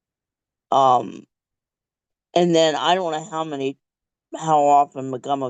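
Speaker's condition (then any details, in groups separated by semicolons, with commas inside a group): Cerebral palsy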